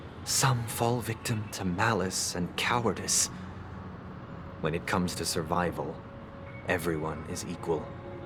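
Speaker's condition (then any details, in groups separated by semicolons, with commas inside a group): No condition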